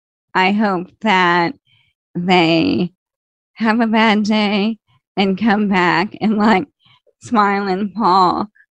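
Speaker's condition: ALS; slow progressing ALS, diagnosed February 2004 by neurologist, about 17 years since diagnosis; less physically affected than many guests due to slow progression

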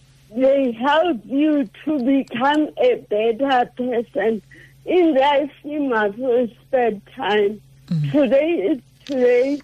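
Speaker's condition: Cerebral palsy; affects speech

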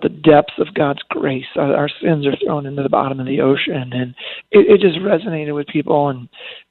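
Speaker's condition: Spasmodic dysphonia; lost singing voice after almost 20 years, prednisone steroid shots gave 6-8 weeks relief until ineffective; muscle spasms break voice apart when speaking loudly or projecting, lost voice control

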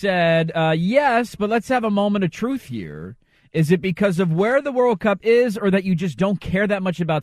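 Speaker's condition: No condition

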